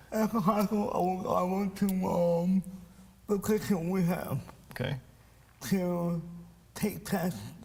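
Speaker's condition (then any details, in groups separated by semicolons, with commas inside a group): Cerebral palsy; speech impairment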